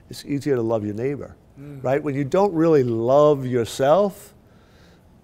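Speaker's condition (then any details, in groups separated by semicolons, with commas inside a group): No condition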